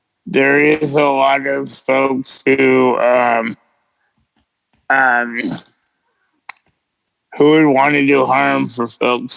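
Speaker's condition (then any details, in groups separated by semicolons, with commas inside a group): Cerebral palsy; present since birth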